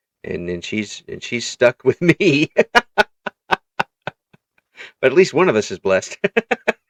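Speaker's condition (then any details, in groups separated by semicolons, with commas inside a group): No condition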